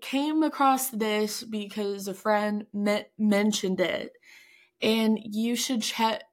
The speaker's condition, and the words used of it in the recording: Stuttering. We never know if I'm going to be stuttering a lot more or not.